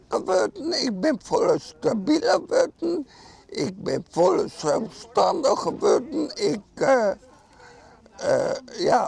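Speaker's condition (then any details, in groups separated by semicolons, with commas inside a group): Acquired brain injury; serious accident at young age; rows twice weekly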